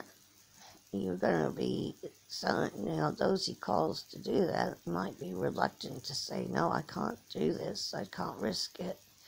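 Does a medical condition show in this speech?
Yes: cerebral palsy; from birth.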